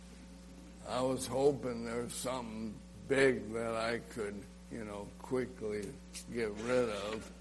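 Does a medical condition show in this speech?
Yes: ALS; ALS (amyotrophic lateral sclerosis, Lou Gehrig's), nerve disease attacking nerves and muscles; diagnosed last summer, end of life approaching, muscles quickly stopping working, legs affected, drops things; slurred, slow speech, choking, spitting, swallowing problems.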